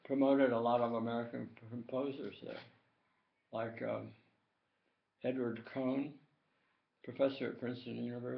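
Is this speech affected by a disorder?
Yes: tongue cancer.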